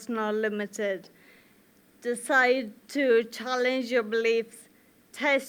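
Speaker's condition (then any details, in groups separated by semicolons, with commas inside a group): Friedreich's ataxia; life-limiting; about 18 years since diagnosis, no treatment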